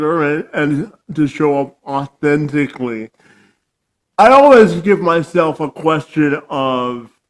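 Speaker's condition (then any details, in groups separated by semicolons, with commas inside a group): Cerebral palsy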